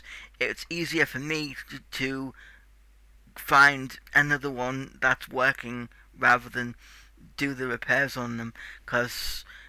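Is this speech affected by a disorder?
Yes: cerebral palsy; tight muscles.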